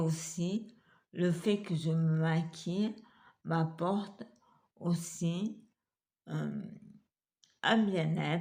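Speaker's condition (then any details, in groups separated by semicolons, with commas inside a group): Multiple sclerosis; wheelchair, hand difficulties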